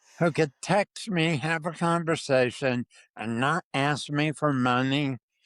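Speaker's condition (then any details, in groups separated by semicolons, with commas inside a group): Parkinson's disease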